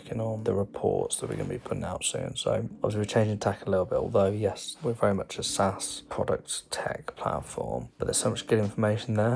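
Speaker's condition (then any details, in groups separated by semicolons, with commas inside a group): No condition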